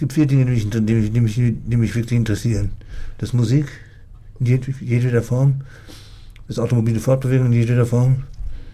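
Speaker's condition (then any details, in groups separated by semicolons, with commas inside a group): Parkinson's disease; symptoms initially ignored, brainstem and movement affected, fine motor decline, shrinking handwriting; impaired fine motor skills, unusual posture, 90 percent disability, gets attacks, daily tasks take longer; says speech, cognition and memory not affected by Parkinson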